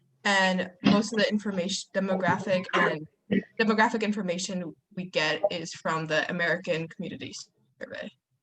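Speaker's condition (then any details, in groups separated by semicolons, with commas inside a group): No condition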